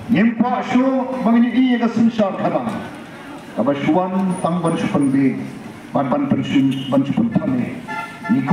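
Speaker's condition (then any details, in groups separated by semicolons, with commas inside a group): No condition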